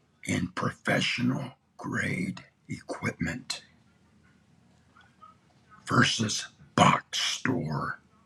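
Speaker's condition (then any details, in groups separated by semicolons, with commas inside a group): Throat cancer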